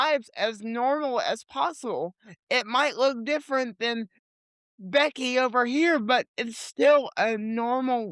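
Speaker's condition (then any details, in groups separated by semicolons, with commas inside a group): Cerebral palsy; limited mobility, legs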